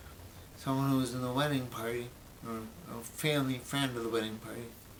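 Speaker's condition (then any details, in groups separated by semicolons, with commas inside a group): Brain injury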